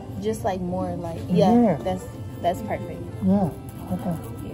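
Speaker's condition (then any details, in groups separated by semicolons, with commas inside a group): No condition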